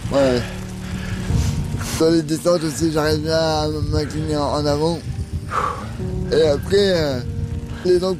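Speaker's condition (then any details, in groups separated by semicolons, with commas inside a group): Cerebral palsy; cerebral palsy from extreme prematurity, born at six months, twin pregnancy, neuromotor brain cells damaged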